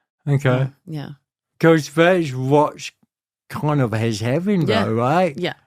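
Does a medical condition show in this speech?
Yes: cerebral palsy.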